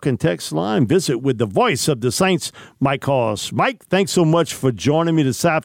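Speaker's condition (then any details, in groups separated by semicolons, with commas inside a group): No condition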